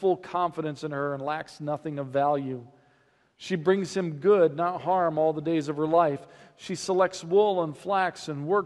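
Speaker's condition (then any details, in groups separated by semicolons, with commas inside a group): No condition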